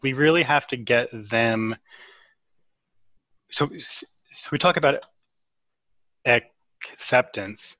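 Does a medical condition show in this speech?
Yes: stuttering; adult stuttering; stutters openly during recorded interview; part-word repetitions like c- c-, frequent uh interjections before words, breaks mid-word; here repeated words, blocks.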